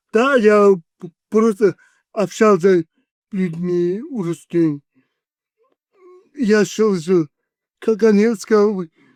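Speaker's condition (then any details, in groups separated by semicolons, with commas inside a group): Cerebral palsy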